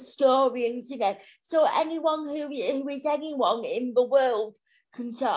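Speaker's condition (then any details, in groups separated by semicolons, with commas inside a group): Cerebral palsy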